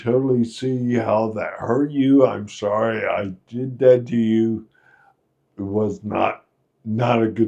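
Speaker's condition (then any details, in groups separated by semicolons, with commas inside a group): Friedreich's ataxia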